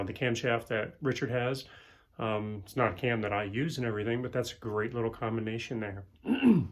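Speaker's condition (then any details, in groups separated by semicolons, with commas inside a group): No condition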